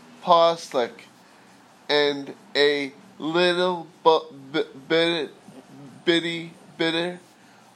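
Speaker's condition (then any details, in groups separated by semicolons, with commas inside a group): Aphasia after stroke; aphasia caused by stroke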